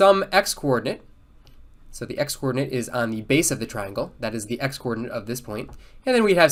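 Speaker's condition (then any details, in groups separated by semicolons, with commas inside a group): No condition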